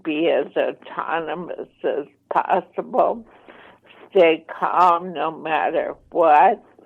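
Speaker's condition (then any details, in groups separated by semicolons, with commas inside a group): ALS, mild; voice slightly impaired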